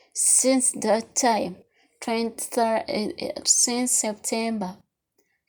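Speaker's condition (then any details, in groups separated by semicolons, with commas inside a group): No condition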